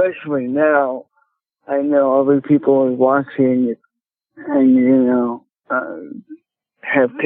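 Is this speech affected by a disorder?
Yes: cerebral palsy; speech affected.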